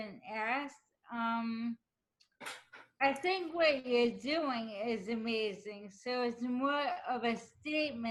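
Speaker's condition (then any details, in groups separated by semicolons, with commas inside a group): ALS; speech affected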